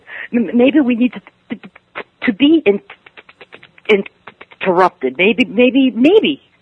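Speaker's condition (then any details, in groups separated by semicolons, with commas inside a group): Stuttering; stuttering at ages 10 to 15; ongoing stuttering, attends NSA stuttering conferences; stays with stutter rather than changing words, speech tools mentally exhausting, hard to focus on message; repeated sounds, prolonged sounds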